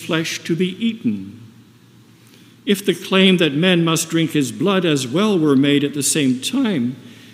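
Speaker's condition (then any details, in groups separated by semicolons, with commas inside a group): No condition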